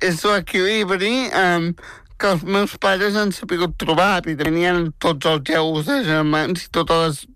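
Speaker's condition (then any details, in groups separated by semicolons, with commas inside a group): Spastic tetraplegic cerebral palsy; from birth, twin embryo died in complex pregnancy, premature, wheelchair user, much physiotherapy; very talkative since age 3, worked hard to make people understand speech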